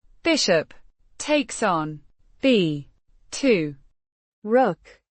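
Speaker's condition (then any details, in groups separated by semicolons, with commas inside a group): No condition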